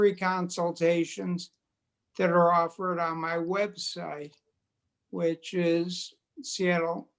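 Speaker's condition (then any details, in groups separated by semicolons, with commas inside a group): Multiple sclerosis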